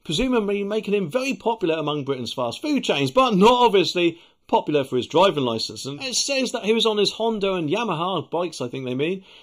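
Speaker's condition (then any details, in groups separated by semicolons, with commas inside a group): No condition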